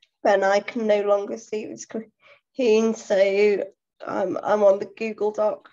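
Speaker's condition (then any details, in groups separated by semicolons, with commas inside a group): Cerebral palsy; full-time wheelchair user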